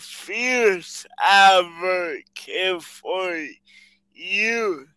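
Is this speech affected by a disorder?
Yes: cerebral palsy.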